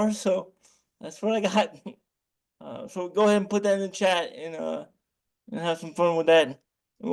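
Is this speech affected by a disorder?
Yes: cerebral palsy, severe; wheelchair user.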